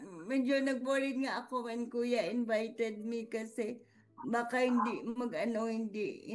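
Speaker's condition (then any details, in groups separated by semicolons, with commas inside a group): Cerebral palsy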